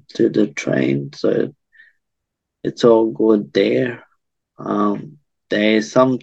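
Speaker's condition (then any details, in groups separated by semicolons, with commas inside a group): Cerebral palsy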